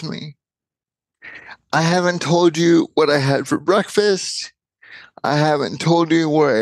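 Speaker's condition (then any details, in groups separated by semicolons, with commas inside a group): Cerebral palsy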